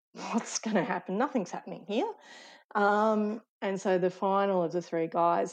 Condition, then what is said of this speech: No condition.